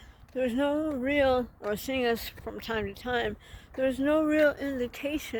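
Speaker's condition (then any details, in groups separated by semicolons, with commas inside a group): Traumatic brain injury; trouble talking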